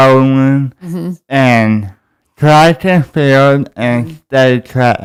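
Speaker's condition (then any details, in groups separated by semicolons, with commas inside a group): Cerebral palsy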